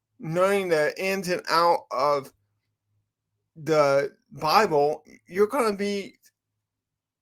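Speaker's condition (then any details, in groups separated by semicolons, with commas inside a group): Cerebral palsy; from birth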